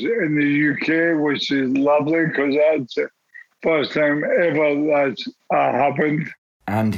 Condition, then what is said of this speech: ALS (motor neuron disease). I'm lucky I'm still living four and a half years in after being diagnosed, still able to speak, eat, drink.